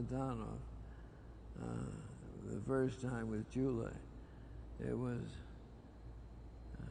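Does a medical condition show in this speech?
Yes: Parkinson's disease; diagnosed 20 years ago.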